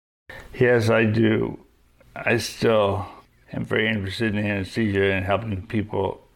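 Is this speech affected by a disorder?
Yes: Parkinson's disease; young-onset, LRRK2 hereditary, diagnosed at 38, right hand weakness, freezing, medication 5 years, deep brain stimulator; medication plus deep brain stimulation, adjustable if dyskinesias, daily exercise, Peloton bike.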